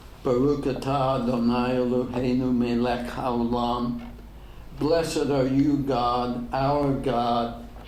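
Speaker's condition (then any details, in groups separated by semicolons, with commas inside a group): ALS; degenerative; diagnosed ten years ago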